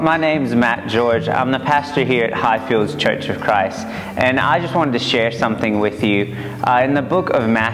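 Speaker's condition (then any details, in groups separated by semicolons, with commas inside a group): No condition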